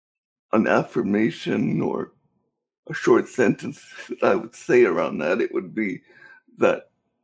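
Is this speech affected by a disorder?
Yes: cerebral palsy; cerebral palsy since birth.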